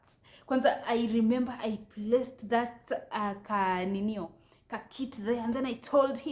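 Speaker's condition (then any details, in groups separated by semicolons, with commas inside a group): No condition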